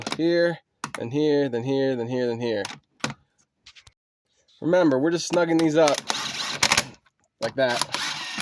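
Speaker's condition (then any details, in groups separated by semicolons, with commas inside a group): No condition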